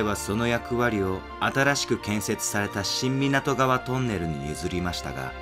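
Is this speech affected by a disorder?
No.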